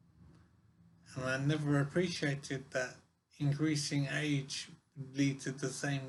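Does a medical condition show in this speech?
Yes: brain injury; memory affected; about 7 years since injury, years hospitalized.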